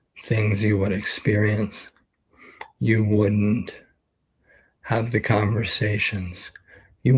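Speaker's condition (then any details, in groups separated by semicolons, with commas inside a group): ALS; expects to lose voice very soon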